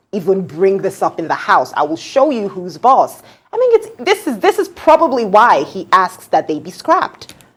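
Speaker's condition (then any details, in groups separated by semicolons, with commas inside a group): No condition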